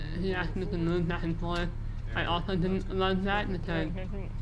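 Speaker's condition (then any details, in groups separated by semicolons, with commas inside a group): Muscular dystrophy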